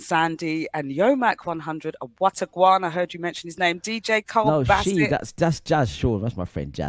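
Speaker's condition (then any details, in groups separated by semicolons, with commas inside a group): No condition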